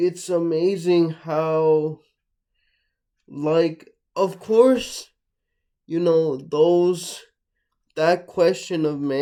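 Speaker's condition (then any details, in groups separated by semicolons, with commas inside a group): Cerebral palsy, mixed, mild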